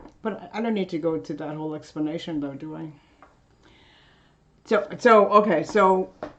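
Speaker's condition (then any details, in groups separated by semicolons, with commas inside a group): No condition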